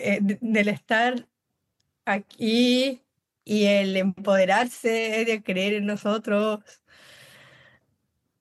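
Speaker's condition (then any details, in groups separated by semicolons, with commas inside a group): Down syndrome; since birth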